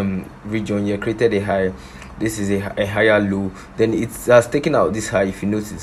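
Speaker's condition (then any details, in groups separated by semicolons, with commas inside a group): No condition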